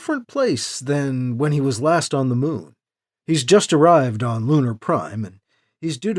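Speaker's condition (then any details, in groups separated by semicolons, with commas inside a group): No condition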